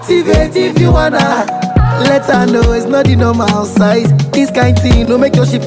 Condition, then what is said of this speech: None; typical speech.